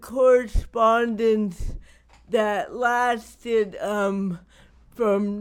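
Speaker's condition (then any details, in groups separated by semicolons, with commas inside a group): Cerebral palsy; not degenerative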